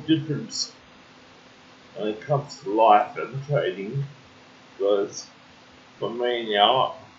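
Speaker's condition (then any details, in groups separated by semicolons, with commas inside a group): Cerebral palsy; uses wheelchair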